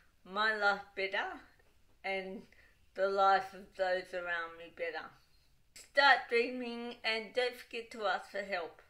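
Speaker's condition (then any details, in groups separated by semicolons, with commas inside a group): Cerebral palsy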